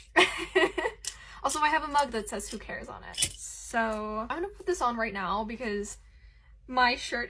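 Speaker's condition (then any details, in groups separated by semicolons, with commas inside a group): No condition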